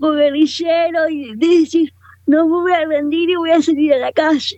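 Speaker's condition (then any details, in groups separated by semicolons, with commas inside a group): Cerebral palsy, quadriparesis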